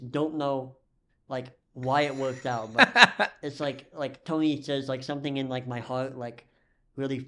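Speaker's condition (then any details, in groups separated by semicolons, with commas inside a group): Cleft lip and palate; latest surgery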